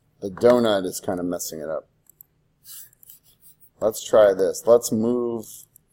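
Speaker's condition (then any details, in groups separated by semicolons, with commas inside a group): No condition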